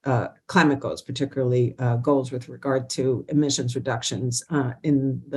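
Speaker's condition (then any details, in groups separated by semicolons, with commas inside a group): No condition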